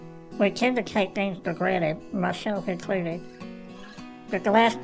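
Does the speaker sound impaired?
Yes: cleft lip and palate, Goldenhar syndrome; congenital Dolgen Harris syndrome, no right ear or lung, missing right jawbone.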